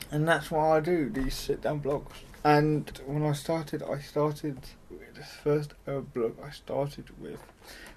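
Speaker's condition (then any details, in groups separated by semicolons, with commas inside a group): Cerebral palsy; mild, affects muscles and speech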